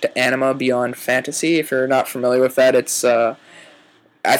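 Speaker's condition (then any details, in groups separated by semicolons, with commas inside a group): No condition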